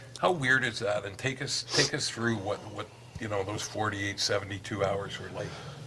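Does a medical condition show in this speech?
No.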